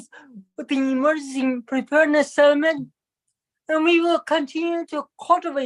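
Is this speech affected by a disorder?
Yes: cerebral palsy; from birth, affects movement.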